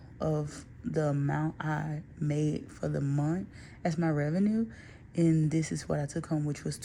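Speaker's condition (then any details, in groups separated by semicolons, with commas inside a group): No condition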